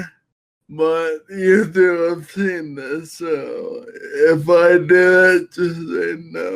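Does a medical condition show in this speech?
Yes: Friedreich's ataxia.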